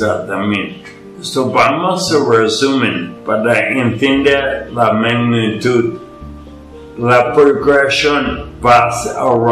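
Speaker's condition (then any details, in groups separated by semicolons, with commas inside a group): Ataxia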